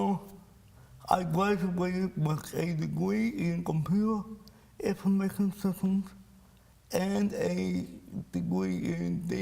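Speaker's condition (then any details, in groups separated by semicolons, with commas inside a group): Cerebral palsy; from birth; speech impairment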